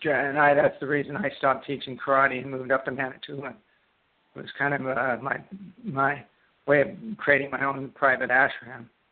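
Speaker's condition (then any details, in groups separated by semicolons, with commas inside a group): Parkinson's disease; left-sided onset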